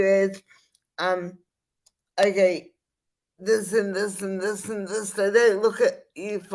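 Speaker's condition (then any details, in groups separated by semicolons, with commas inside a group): Spastic cerebral palsy; breathes from ribs not chest, stomach does not move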